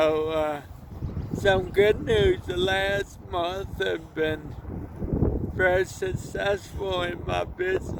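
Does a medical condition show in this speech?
Yes: cerebral palsy.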